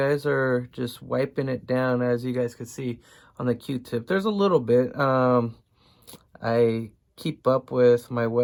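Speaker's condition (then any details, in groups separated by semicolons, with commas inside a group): No condition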